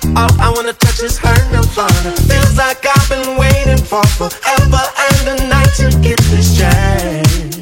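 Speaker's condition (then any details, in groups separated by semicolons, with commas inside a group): No condition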